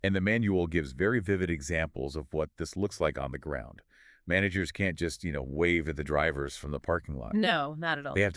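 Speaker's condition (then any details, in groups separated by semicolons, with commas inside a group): No condition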